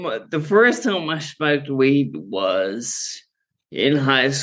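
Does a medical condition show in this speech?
Yes: Friedreich's ataxia; genetic neuromuscular condition, present from birth, normal childhood, slowly worsening, diagnosed in college.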